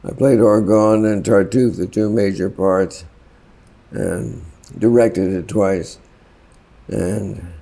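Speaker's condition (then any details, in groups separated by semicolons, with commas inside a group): Parkinson's; worsening, often debilitating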